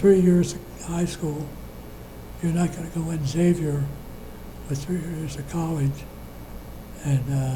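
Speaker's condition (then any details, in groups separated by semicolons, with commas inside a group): Parkinson's disease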